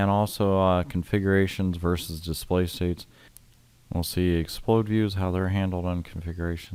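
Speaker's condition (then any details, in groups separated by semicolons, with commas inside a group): No condition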